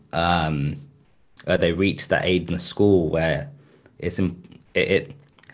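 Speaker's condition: Stuttering; stuttering with blocks, neurological predisposition, attended speech courses and speech forums; blocks and stumbles, sometimes fluent with friends, fluent in rehearsed solo talk after repeated practice; repeated words, prolonged sounds

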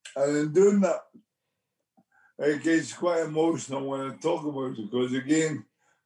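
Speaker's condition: Motor neurone disease; twitching

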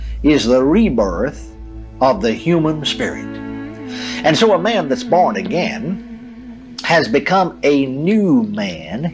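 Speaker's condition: No condition

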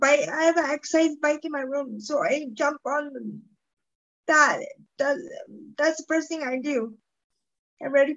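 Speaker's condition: Cerebral palsy; walks up to 10,000 steps daily, cycles half marathon races, 20-km Life Without Limits challenge

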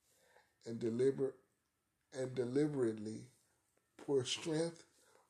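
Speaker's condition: Cerebral palsy; arthritis

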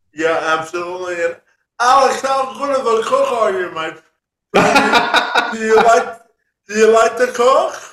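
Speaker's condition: Cerebral palsy; from birth

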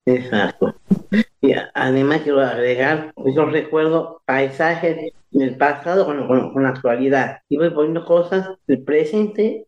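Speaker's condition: Down syndrome; age 64

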